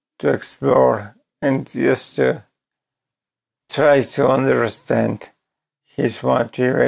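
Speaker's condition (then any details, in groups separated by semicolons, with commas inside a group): ALS; voice severely damaged, hard to understand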